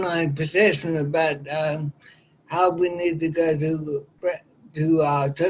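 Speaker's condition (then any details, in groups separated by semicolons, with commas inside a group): Ataxia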